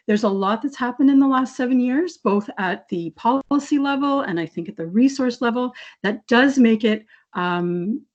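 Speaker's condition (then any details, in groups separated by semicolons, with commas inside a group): No condition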